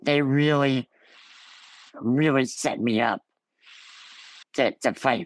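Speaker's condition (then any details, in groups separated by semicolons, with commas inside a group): Ullrich congenital muscular dystrophy; Ullrich found at 25 by DNA test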